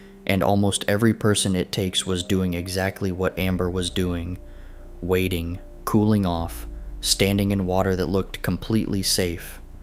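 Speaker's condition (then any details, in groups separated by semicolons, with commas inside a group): No condition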